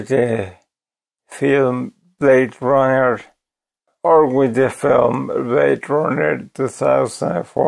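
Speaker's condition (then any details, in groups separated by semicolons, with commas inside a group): ALS; voice severely damaged, hard to understand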